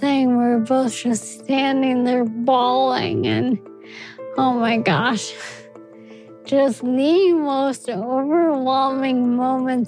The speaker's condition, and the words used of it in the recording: ALS (motor neuron disease). Was appearing on podcasts and shows, her speech was being affected by ALS, and more people are asking questions.